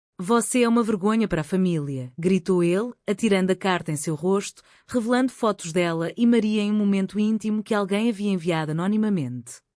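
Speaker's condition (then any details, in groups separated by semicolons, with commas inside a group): No condition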